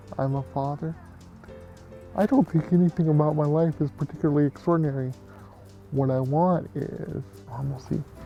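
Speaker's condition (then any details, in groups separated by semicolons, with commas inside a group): Cerebral palsy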